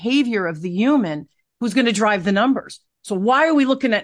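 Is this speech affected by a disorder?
No.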